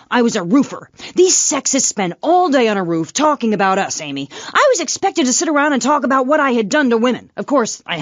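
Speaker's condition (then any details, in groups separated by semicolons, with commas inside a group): No condition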